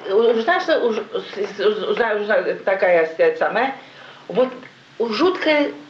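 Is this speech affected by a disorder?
Yes: sensory aphasia after stroke; left middle cerebral artery stroke after blood pressure spike on background of high blood pressure; does not understand speech addressed to her; estrangement of word meanings.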